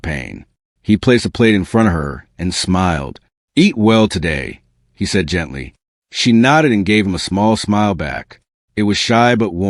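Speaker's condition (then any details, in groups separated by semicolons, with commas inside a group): No condition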